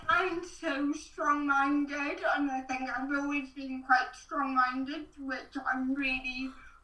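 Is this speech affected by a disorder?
Yes: cerebral palsy.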